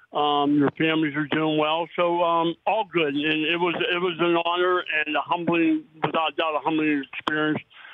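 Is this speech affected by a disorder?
Yes: oral cancer; post-treatment cancer checks; may be hard to understand.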